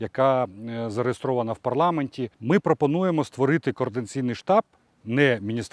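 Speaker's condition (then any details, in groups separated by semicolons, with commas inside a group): No condition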